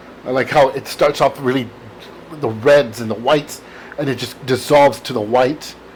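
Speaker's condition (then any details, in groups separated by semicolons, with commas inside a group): No condition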